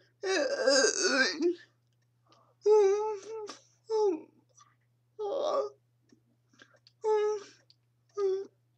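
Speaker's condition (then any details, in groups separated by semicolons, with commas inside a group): Cerebral palsy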